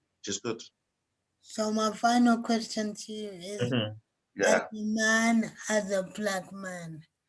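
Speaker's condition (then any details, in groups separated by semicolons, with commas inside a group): Cerebral palsy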